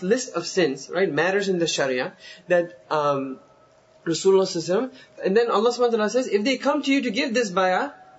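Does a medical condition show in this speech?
No.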